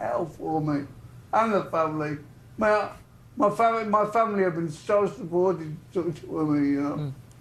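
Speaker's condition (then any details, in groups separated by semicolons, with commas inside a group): Parkinson's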